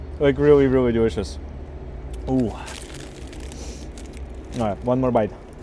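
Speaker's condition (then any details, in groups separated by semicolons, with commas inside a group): No condition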